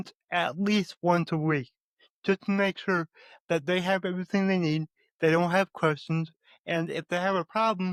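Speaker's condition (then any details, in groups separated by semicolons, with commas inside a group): Cerebral palsy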